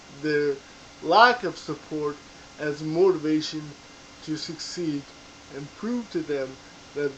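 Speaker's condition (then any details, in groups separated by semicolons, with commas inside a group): Cerebral palsy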